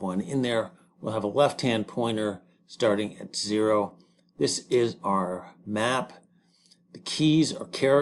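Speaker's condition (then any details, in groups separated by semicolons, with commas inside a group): No condition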